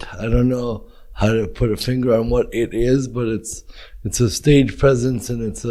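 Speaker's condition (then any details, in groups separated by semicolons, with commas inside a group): Cerebral palsy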